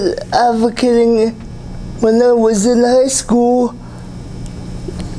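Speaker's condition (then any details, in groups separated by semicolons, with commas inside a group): Cerebral palsy; able to speak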